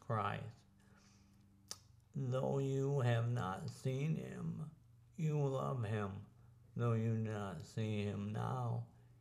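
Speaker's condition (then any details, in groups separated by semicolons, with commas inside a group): ALS; terminal, crippling disease; doctors estimate less than 12 months to live, declining tracheotomy, may soon need full-time breathing support; some speaking ability already lost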